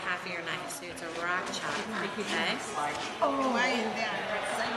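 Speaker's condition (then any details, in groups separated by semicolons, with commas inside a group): No condition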